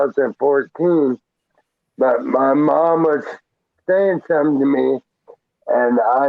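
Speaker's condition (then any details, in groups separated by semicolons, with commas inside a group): Traumatic brain injury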